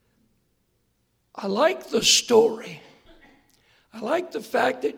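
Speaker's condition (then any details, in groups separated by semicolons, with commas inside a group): Hoarseness after vocal cord surgery; post-surgery check few days ago, surgeon says vocal cords look much better, straight lines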